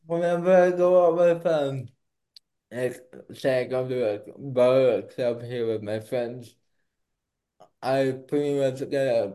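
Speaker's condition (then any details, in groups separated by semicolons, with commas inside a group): Cerebral palsy; not slurred, per host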